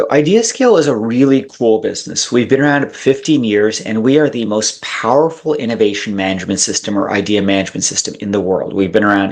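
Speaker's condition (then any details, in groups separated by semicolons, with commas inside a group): No condition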